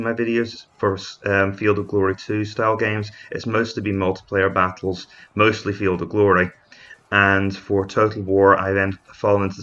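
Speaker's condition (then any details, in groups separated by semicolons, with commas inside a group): No condition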